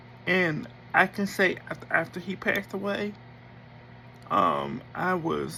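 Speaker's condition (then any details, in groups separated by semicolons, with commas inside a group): Cerebral palsy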